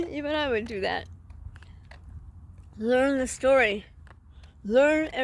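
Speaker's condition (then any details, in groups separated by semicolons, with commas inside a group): Traumatic brain injury; trouble talking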